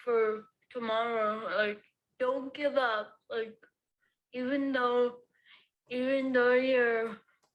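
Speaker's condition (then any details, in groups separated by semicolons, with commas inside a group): Cerebral palsy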